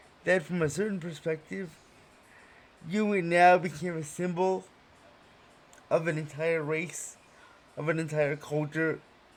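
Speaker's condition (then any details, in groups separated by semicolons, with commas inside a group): Cerebral palsy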